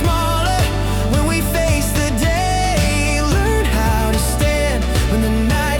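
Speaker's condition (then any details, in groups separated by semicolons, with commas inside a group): No condition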